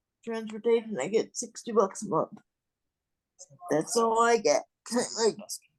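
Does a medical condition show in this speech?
Yes: cerebral palsy.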